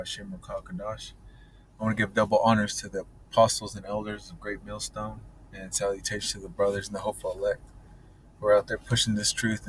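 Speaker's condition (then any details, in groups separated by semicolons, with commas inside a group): No condition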